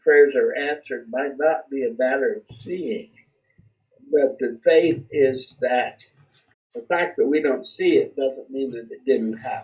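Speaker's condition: Cerebral palsy; complications and perhaps medical errors

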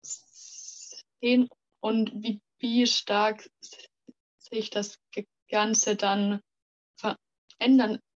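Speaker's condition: Stuttering; stuttering since kindergarten age, many logopedists and speech therapists, stuttering therapy groups with other stutterers; 18 years old, fighting stuttering less with pressure and resistance; part-word and word repetitions, we wegzulaufen; repeated words, blocks

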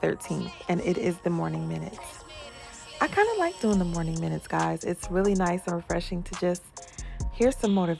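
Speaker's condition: No condition

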